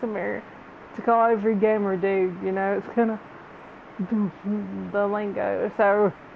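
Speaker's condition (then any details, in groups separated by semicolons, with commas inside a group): Cerebral palsy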